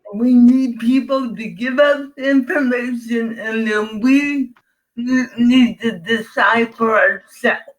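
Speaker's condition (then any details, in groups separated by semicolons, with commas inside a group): Cerebral palsy; from birth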